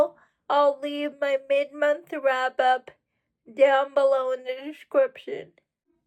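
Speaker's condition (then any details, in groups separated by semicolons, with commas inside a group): Cerebral palsy; uses wheelchair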